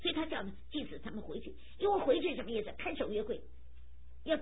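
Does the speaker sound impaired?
No.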